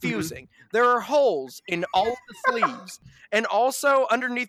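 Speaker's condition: No condition

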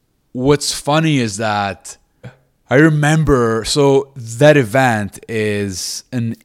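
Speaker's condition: Stutter; stutter since starting to speak, long severe and uncontrolled, earlier speech therapy in Lebanon ineffective; chest breathing technique from speech therapy program in England at 17, over a decade ago; still stutters, deep breath every few words, singing-like breathing, control needs constant work; prolonged sounds, blocks

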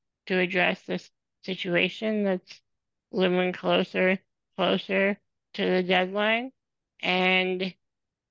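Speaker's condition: Spinal muscular atrophy; from birth

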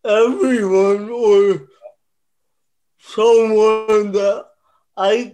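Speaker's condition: Cerebral palsy; childhood physical therapy

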